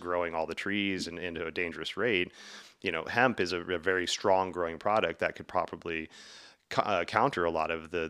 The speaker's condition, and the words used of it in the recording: None; typical speech.